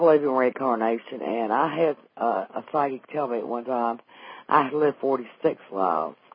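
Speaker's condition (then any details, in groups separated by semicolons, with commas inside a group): Vocal cord paralysis after stroke; wheelchair user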